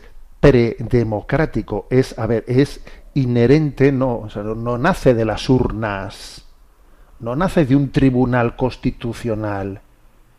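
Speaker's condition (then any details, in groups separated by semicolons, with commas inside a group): No condition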